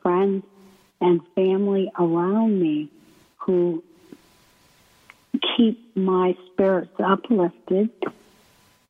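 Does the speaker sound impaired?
Yes: ALS; first symptoms subtle in right foot, wheelchair user, Beezy board replaced standard transfer board; about two years since diagnosis, three since symptom onset, progressed, muscles can no longer scoot across transfers; breathing muscles affected, hard to speak, may sound weak or hard to understand, paces speech, slowing, pausing.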